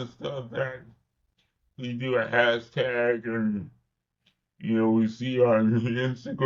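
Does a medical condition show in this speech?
Yes: cerebral palsy.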